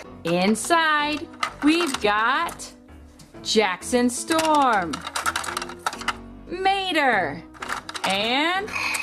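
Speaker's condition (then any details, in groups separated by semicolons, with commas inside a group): No condition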